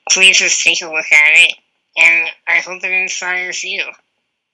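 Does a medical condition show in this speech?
Yes: spinal muscular atrophy; type 2, wheelchair user, diagnosed around 19 after two negative genetic tests, laminectomy for Spinraza access.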